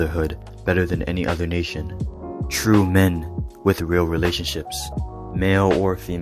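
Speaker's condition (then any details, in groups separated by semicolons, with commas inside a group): No condition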